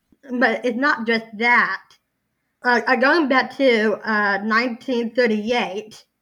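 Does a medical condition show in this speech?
Yes: Down syndrome; congenital, since birth.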